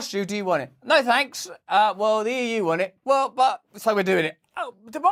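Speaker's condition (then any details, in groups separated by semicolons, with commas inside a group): No condition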